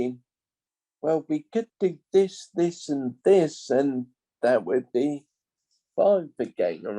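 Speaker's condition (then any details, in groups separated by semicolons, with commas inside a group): Multiple sclerosis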